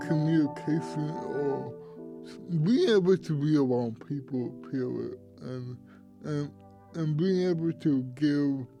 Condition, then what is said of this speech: Cerebral palsy. If I didn't take it this morning, it would be real hard for you to understand